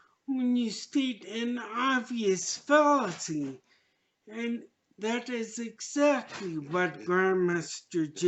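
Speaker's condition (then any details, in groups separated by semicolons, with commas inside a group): Traumatic brain injury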